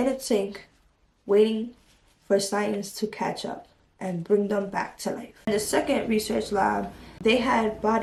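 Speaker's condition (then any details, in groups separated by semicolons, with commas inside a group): No condition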